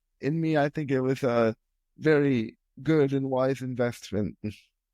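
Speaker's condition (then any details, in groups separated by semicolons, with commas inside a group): Spastic quadriplegic cerebral palsy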